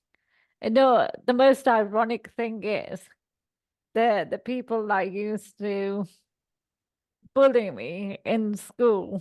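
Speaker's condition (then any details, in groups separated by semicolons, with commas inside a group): Cerebral palsy; speech sometimes slurred when tired or nervous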